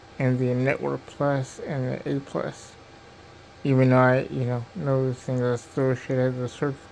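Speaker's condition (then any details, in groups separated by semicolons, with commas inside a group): Cerebral palsy; diplegia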